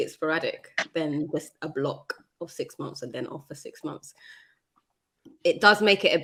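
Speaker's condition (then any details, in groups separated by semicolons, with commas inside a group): No condition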